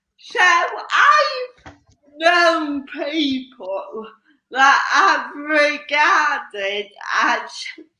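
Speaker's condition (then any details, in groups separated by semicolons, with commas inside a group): Cerebral palsy; slow speech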